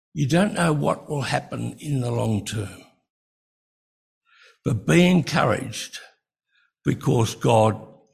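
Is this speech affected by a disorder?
Yes: breathing-related speech difficulty; a lot of trouble speaking from insufficient breathing.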